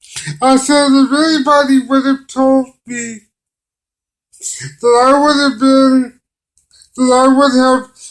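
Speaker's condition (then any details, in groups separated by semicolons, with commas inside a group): Cerebral palsy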